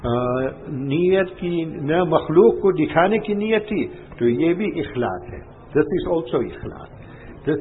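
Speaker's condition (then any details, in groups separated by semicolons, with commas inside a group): No condition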